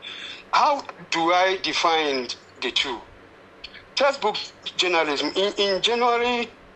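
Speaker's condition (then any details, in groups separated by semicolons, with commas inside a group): Stammer, mild; slight stammer, noticed in youth; stammers when excited; repeated sounds, repeated words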